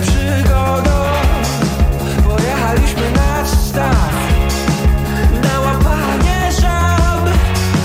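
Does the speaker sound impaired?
No.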